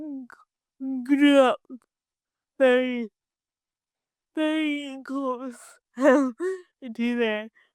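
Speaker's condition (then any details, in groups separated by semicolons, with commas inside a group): Cerebral palsy; from birth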